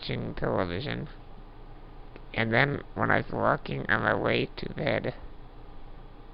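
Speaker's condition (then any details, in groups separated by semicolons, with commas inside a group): Duchenne muscular dystrophy; progressive muscle wasting, diminished lung function, sleep apnea, emergency tracheotomy after mucus plug, little arm use; age 30, trach and ventilator mainly for sleep, breathing effortful, home pulse oximeter; voice audibly worsening late in recording, uses Dragon naturally speaking voice recognition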